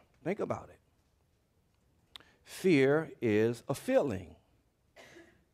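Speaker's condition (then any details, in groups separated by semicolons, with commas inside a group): No condition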